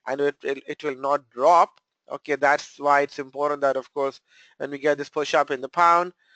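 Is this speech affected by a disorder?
No.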